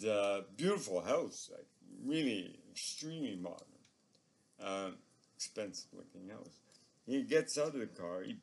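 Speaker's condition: ALS; progressively crippling neurological disorder

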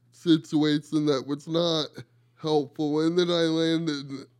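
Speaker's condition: Cerebral palsy; wheelchair user

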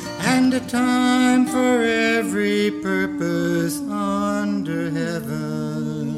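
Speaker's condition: No condition

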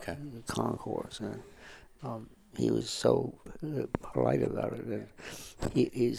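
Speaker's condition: Parkinson's; symptoms grown tougher over time, on medication under Dr. Fawn, specialist in New York

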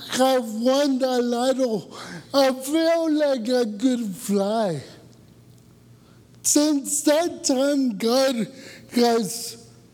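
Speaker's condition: Cerebral palsy; born about two weeks early

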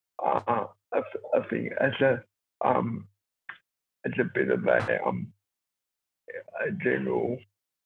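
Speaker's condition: Cerebral palsy; from birth, born two months premature, resuscitated twice, lack of oxygen to brain, brain injury, affects mobility and walking

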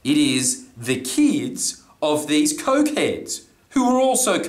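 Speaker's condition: No condition

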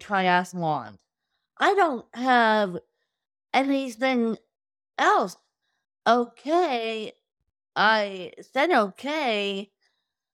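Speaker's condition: Cerebral palsy; feeding self

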